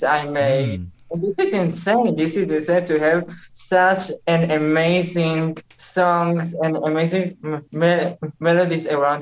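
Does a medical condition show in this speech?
Yes: stuttering; stutters in every sentence, speaking English and Hebrew very hard, exhausting; here repeated sounds.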